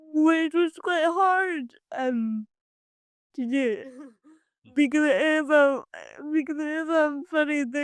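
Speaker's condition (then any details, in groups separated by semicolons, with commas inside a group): Cerebral palsy; from birth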